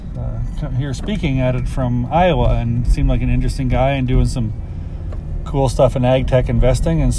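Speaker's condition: No condition

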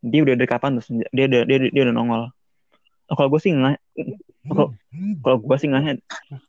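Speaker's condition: Stuttering; stuttering since primary school grade 3, self-affirmations with mixed effect, therapist advice in Indonesian Stutter group; own speaking practice, opening up social interaction, interacting with new people; stutter lessening day by day with practice; repeated sounds, repeated words, blocks

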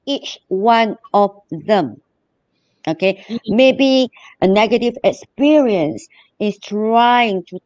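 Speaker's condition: Cleft lip and palate; born with speech impediment from palate break

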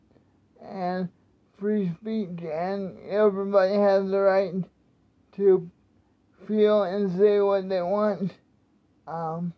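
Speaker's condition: Cerebral palsy; many physical tasks not possible

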